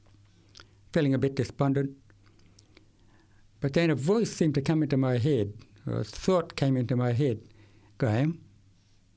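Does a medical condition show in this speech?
Yes: severe to profound hearing loss; acquired at age 8 from meningitis, Queensland country town, one ear completely destroyed, left ear severe to profound; decades since onset, uses hearing aids, struggles to follow fast speech and lecturers facing away.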